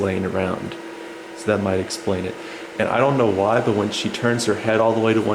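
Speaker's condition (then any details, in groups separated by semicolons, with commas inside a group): No condition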